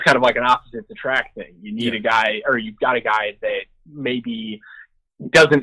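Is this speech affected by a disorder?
No.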